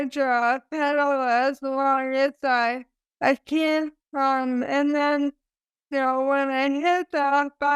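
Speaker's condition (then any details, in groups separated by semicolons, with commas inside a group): ALS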